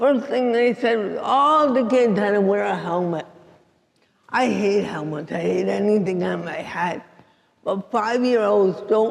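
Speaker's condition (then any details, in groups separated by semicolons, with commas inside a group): Cerebral palsy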